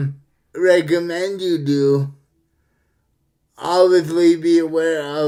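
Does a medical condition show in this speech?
Yes: cerebral palsy.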